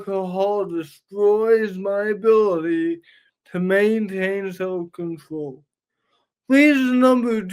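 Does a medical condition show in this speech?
Yes: cerebral palsy.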